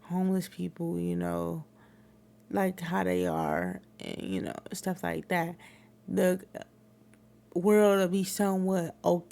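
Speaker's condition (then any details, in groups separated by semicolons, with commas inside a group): Cerebral palsy; wheelchair user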